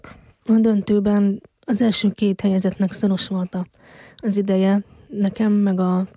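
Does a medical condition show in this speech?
Yes: hearing loss since infancy; congenital, found at age one, device with surgery at 2.5, eight ear operations until age ten; wears hearing device, not allowed at deaf competitions, zero hearing without device.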